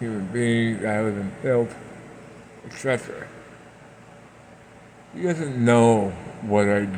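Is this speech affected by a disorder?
Yes: Parkinson's; speech impediment.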